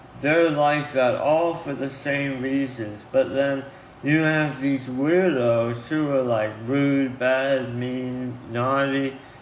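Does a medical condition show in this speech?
Yes: tongue cancer; tongue and neck surgery.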